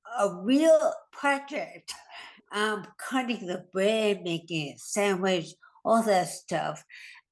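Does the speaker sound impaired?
Yes: hemorrhagic stroke; weak right side.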